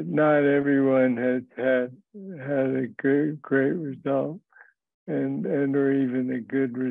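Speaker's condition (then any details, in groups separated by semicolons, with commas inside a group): Parkinson's disease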